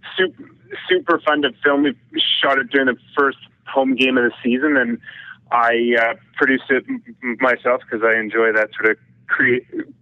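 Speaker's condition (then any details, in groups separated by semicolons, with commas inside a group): Stutter; stutter audible during interview; some words such as certain numbers impossible to say, long silent blocks; repeated sounds, blocks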